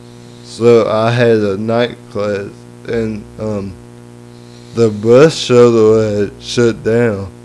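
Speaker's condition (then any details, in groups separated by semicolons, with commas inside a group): Cerebral palsy; lifelong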